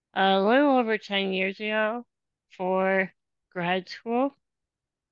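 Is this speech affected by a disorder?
Yes: spinal muscular atrophy; motorized wheelchair user whole life.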